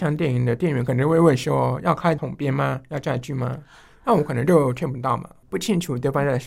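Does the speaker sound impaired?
Yes: hearing loss; hearing loss from enlarged vestibular aqueduct, long auditory-speech training with therapist 蘇心怡 into junior high, electronic hearing device; articulation clear enough, too fast, speeds up and loses breath when absorbed, heavy nasality, mistaken for overseas student.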